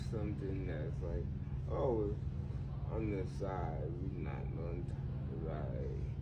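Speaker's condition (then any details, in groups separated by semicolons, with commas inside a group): Cerebral palsy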